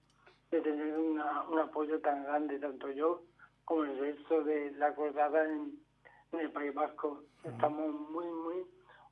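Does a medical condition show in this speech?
Yes: amyotrophic lateral sclerosis; amyotrophic lateral sclerosis diagnosed about 2 years ago, progressive, neurodegenerative, no treatment, took part in trial.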